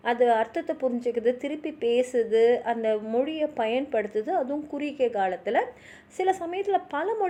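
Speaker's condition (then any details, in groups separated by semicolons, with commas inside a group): No condition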